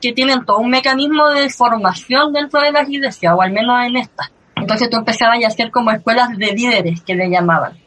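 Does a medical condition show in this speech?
Yes: cleft lip and palate; since early childhood.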